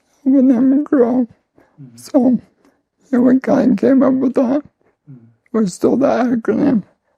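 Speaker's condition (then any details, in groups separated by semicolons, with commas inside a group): ALS; voice and lungs affected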